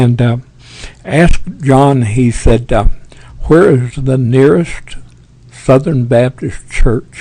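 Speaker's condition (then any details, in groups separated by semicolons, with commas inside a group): Parkinson's; tremors as early symptom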